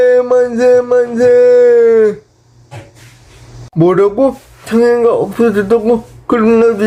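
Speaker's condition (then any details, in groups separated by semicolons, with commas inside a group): Brain lesion disability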